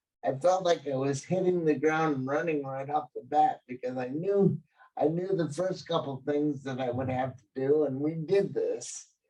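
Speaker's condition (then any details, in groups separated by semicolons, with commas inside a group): Cerebral palsy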